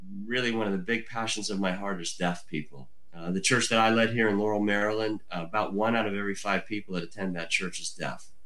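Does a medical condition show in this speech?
Yes: cleft lip and palate; congenital cleft lip and palate, from birth.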